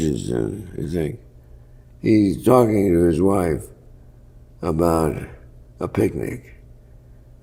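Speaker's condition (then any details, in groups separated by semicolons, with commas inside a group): Parkinson's; worsening, often debilitating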